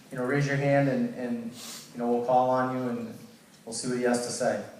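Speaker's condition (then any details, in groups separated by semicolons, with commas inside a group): No condition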